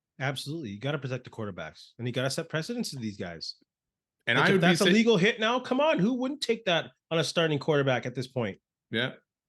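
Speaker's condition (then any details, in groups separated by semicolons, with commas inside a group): No condition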